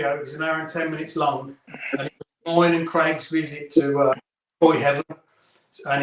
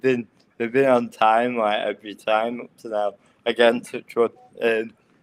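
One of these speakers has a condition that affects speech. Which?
The second: cerebral palsy.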